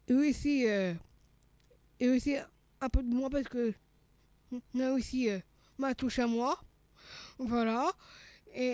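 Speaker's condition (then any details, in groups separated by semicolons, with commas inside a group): Down syndrome (trisomy 21); congenital heart malformation, heart surgery at age one after Staphylococcus aureus infection, second heart operation near right ventricle; age 39; childhood speech therapy to tone tongue, swallowing problems, slowness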